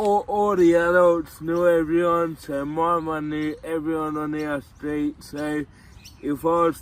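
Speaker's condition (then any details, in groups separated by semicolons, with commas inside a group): Cerebral palsy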